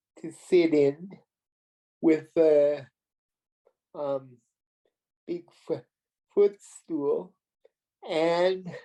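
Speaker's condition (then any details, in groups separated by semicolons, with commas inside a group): Cerebral palsy; premature birth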